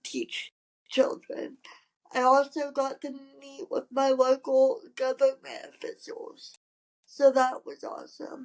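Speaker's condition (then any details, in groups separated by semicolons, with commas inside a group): Cerebral palsy; from birth, wheelchair user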